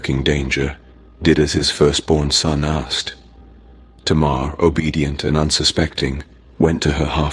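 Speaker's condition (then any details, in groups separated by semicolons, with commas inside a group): No condition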